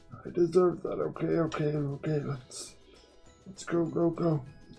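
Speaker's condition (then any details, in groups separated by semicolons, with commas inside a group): Quadriplegic cerebral palsy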